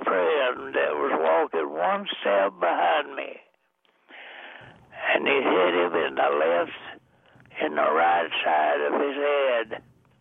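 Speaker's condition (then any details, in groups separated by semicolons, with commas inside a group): Deafness; also blind, age 99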